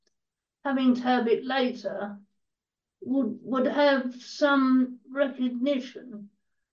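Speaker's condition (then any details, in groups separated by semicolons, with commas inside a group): Cerebral palsy; quadriplegia, wheelchair user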